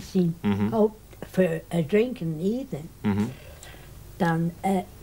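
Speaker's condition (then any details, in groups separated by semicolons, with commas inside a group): Huntington's disease; autosomal dominant, inherited; no swallowing problems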